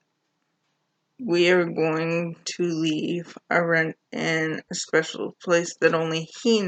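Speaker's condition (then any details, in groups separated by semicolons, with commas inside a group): Cerebral palsy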